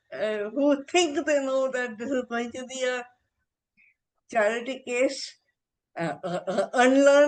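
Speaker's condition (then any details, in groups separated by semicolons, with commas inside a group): Encephalitis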